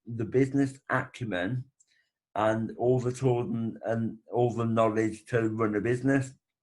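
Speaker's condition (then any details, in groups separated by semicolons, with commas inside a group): Brain bleed with facial paralysis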